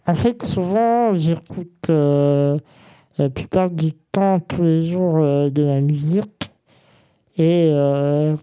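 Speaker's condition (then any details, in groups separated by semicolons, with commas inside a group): Congenital muscular dystrophy; muscles stayed thinner and weaker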